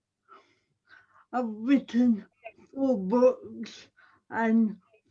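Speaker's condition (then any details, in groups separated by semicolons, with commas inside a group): Cerebral palsy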